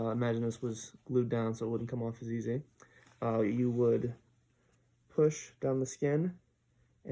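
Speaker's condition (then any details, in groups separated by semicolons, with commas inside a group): No condition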